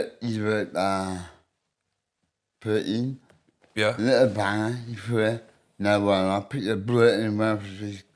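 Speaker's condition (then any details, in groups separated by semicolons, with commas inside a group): Medication-induced speech impediment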